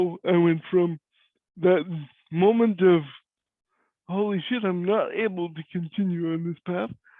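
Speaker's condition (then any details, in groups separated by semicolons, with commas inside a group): Cerebral palsy; voice is different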